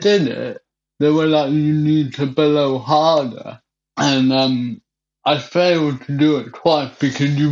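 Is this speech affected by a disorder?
Yes: cerebral palsy; cannot drink from a glass, uses a straw.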